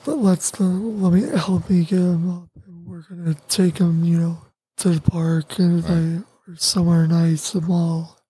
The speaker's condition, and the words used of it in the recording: Tracheostomy. I have a trach, and that's what connects to a ventilator.